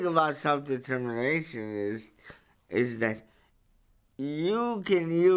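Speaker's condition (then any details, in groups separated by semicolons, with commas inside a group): Cerebral palsy; verbal, able to speak up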